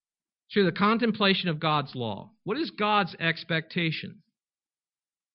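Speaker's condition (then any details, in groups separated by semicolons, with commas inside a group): No condition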